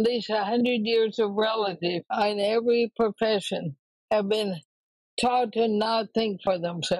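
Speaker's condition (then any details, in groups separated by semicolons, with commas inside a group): ALS; progressive paralysis including breathing muscles; recently diagnosed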